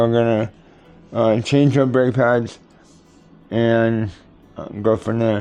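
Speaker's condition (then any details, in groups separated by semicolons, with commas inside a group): Cerebral palsy; tends to mess up words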